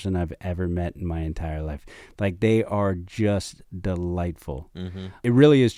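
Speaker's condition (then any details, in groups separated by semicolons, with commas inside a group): No condition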